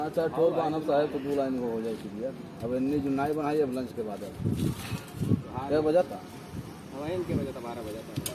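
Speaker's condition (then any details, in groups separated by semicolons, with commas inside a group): No condition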